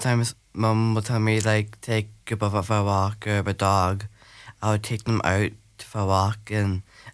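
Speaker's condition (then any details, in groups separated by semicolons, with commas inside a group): Down syndrome; intellectual disability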